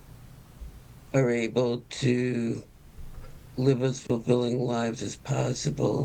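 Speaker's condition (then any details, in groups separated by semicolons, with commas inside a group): Parkinson's disease; early-onset form; over 5 years since diagnosis, dystonia with leg cramps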